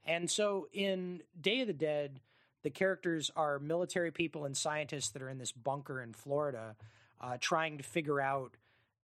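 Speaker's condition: No condition

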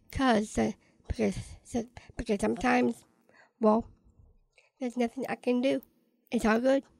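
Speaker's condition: Down syndrome

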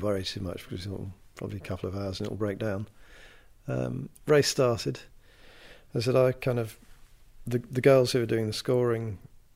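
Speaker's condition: No condition

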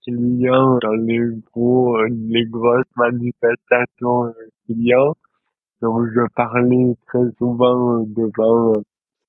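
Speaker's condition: Dystonia; present since birth

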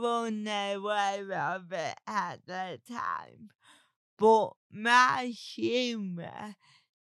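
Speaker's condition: Cerebral palsy; talks differently

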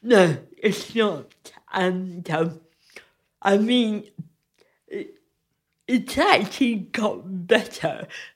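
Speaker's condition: Cerebral palsy; must move carefully

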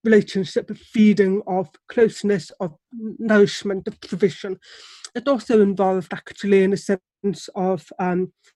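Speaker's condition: Deafness; relies on lip reading

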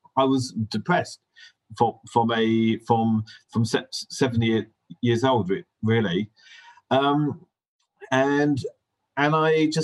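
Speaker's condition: Stammer; affecting language; repeated sounds, repeated words

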